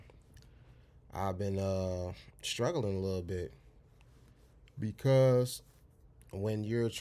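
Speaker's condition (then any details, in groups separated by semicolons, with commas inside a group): No condition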